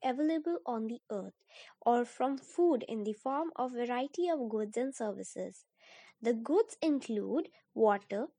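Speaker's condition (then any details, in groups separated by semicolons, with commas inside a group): No condition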